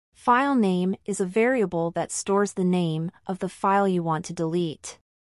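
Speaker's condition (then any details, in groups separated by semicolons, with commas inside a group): No condition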